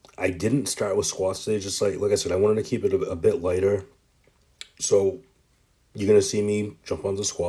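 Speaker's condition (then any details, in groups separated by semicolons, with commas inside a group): No condition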